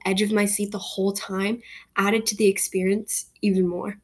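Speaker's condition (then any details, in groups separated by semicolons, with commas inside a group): No condition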